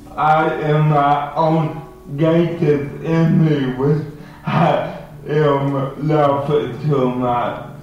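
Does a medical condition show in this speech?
Yes: cerebral palsy; speaking in short recorded video testimony played during lecture.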